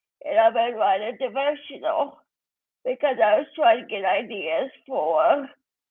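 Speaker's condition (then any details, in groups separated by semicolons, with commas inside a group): Cerebral palsy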